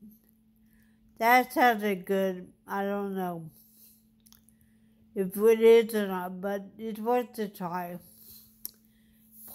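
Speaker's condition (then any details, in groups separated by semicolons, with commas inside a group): Traumatic brain injury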